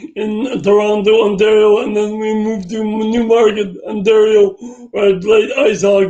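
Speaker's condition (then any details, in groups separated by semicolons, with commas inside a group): Brain injury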